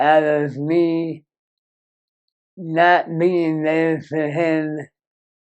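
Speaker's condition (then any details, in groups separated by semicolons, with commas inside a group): Moebius syndrome; severe nerve damage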